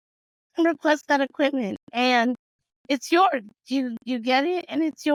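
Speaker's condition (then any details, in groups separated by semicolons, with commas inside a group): Cerebral palsy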